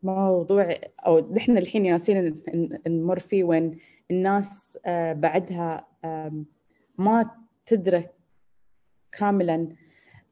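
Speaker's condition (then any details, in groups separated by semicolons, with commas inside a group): Stuttering; stutter since childhood; prolonged sounds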